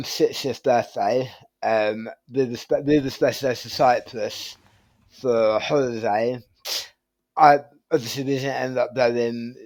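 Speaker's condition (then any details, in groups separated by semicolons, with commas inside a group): Tongue cancer surgery; right-side tongue surgery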